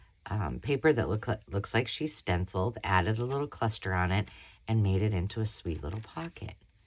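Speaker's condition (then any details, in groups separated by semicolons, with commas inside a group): No condition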